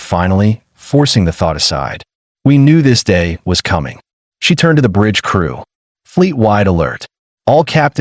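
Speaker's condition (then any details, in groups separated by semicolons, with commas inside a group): No condition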